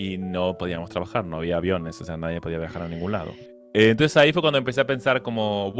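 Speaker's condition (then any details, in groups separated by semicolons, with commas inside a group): No condition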